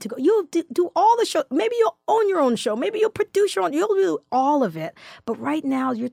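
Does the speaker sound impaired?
No.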